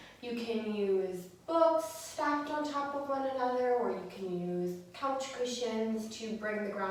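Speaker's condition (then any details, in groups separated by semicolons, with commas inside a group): No condition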